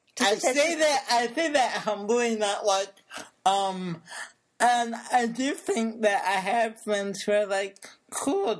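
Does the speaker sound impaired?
Yes: cerebral palsy; since birth, brain damage to motor area of brain, affects speech and body movement; improved with speech therapy.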